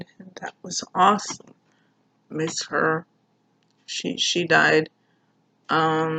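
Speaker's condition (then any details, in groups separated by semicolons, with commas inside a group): Cerebral palsy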